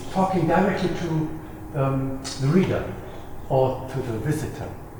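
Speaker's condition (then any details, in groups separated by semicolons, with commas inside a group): No condition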